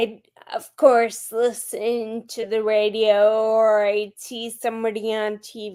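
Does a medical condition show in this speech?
Yes: Friedreich's ataxia; rare progressive neuromuscular disease.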